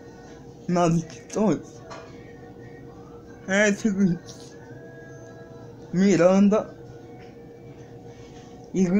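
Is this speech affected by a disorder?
Yes: cerebral palsy.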